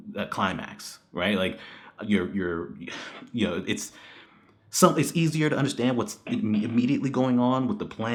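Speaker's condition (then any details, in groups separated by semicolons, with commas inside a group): No condition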